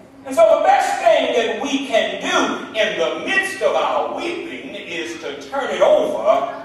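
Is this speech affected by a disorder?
No.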